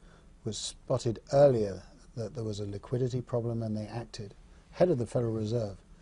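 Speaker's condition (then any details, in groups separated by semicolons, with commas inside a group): No condition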